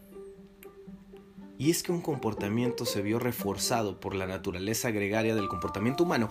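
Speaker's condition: No condition

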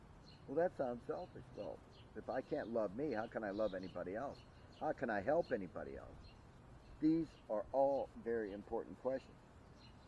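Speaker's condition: No condition

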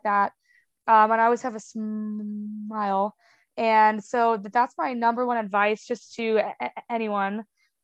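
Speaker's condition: Stutter; past speech therapy, used fluency strategies, phone listener once thought the line was cutting out; stutters openly all the time, uses strategies less than before; stutters through words, speech improves with drinking; prolonged sounds, blocks

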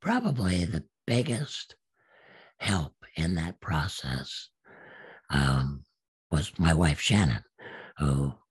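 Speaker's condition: Absent vocal cords; still practices speaking

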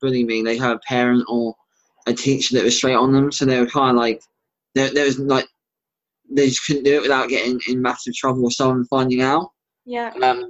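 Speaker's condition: Bilateral cleft lip and palate; congenital, severe

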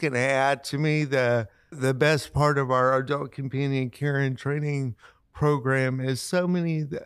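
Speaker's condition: Cerebral palsy; gets around pretty well

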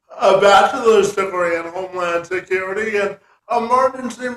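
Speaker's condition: Spastic quadriplegia cerebral palsy; severe

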